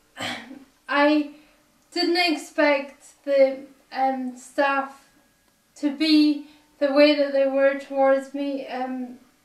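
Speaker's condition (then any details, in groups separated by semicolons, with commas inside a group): Cerebral palsy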